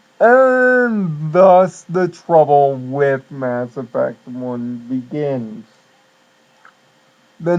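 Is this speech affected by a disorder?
Yes: cerebral palsy.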